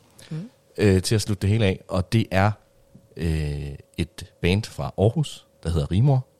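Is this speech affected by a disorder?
No.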